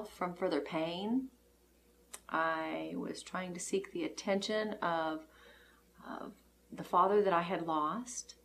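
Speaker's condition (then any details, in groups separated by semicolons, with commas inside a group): No condition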